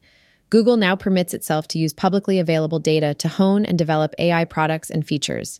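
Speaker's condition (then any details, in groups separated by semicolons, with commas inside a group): No condition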